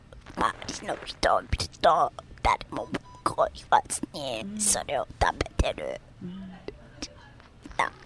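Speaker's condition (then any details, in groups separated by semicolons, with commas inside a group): Myasthenia gravis; body strength gradually lost, onset at age 24, ventilator since age 26; age 34, uses ventilator, came to studio, goes out actively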